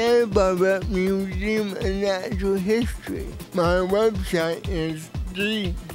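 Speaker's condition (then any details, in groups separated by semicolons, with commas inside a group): Cerebral palsy; wheelchair user; speech affected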